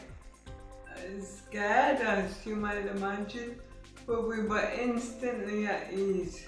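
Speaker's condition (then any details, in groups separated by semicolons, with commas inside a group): Motor neuron disease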